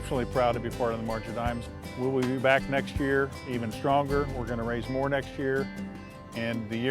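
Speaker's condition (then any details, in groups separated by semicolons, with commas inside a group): No condition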